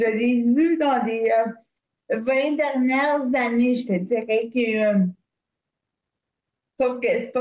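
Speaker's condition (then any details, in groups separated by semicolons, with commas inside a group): Cerebral palsy; shows a little in voice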